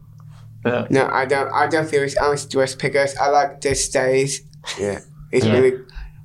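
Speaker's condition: Down syndrome

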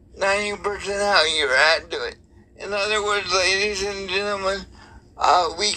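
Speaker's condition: Cerebral palsy; wheelchair user, cannot play traditional sports, aphasia, reads only certain words, book reports done orally

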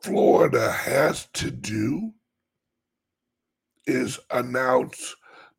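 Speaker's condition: Chronic voice problem; stiff voice box

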